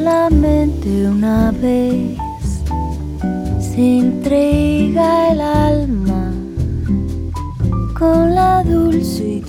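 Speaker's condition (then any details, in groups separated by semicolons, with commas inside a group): No condition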